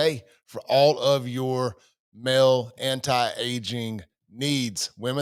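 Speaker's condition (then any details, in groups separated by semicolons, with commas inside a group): No condition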